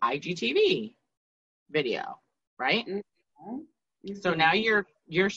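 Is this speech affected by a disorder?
No.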